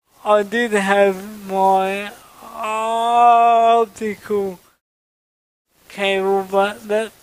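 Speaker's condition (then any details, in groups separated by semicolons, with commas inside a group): Cerebral palsy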